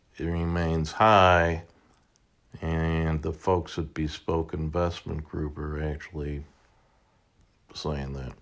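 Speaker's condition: No condition

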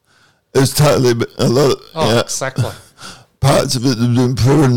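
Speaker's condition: Cerebral palsy

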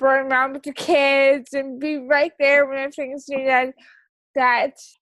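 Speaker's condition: Cerebral palsy; wheelchair use, onset before birth

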